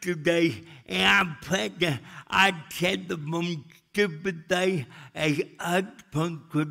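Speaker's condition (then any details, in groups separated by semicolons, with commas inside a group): Cerebral palsy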